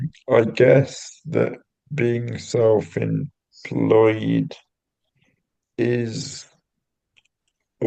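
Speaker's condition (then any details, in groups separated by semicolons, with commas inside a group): Cerebral palsy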